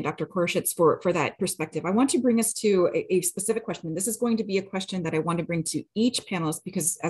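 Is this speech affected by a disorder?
No.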